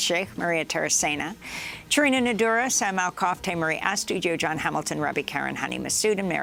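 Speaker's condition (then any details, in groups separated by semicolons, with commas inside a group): No condition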